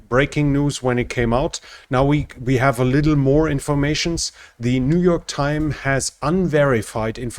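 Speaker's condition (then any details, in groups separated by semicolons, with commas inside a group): No condition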